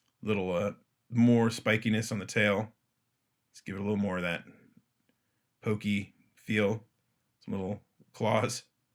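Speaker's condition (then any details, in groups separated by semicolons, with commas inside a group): No condition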